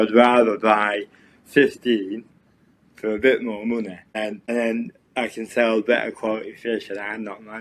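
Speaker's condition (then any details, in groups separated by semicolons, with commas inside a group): Cerebral palsy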